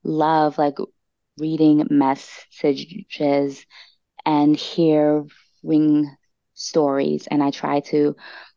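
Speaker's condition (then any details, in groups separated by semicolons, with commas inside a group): Stuttering; prolonged sounds, blocks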